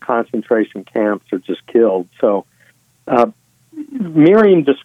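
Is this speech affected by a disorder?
No.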